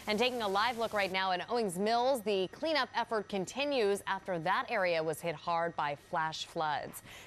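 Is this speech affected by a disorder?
No.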